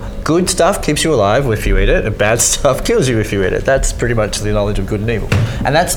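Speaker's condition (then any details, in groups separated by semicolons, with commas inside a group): Cleft lip and palate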